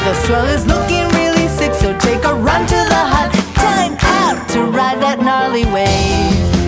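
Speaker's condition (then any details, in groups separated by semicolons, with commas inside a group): No condition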